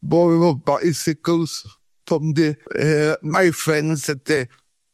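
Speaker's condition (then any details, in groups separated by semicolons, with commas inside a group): Cerebral palsy; cramp and pain free in Thailand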